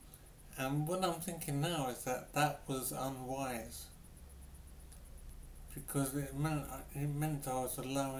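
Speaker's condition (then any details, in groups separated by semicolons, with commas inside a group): Brain injury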